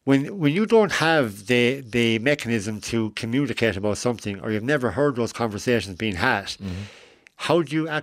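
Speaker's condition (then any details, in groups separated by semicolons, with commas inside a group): Cleft lip and palate; congenital cleft lip and palate, facial difference, operations from early childhood, last surgery at age 17, deviated septum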